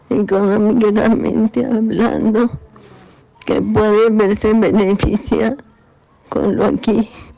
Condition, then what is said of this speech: Parkinson's disease. Ella más que nadie ubica y está viviendo en este momento que es tener tu mente despierta, poder platicar, pero que tu cuerpo no se pueda mover.